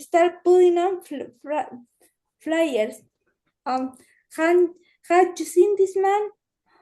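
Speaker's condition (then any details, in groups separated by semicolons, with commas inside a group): Cerebral palsy; limits current activity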